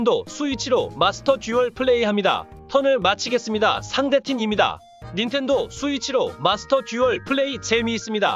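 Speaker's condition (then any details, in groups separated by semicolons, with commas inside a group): No condition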